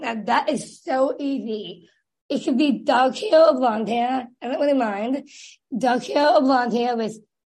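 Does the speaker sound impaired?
Yes: Down syndrome; age 23.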